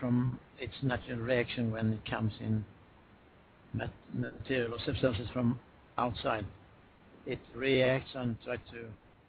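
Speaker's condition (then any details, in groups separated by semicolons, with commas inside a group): Parkinson's disease; anti-reaction medicine from year 15 halved intake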